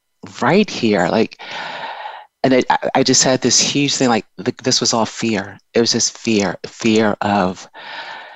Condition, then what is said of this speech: Stuttering. You know, one, speaking on the phone became extremely difficult.